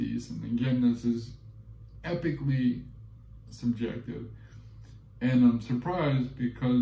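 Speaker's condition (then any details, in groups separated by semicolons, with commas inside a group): Cerebral palsy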